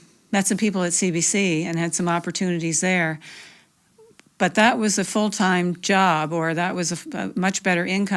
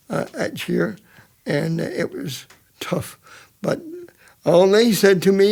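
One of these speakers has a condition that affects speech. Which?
The second: cerebral palsy; present from birth.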